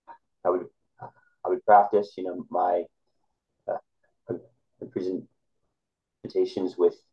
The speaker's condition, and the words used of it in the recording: Stuttering. Sometimes I do a lot of small talk where I know that I can avoid stuttering,